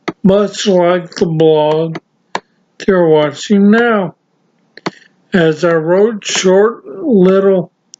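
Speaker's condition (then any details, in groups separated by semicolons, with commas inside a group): Severe traumatic brain injury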